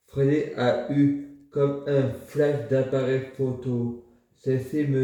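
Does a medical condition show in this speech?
Yes: multiple sclerosis.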